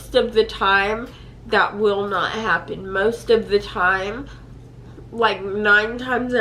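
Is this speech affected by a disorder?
Yes: cerebral palsy.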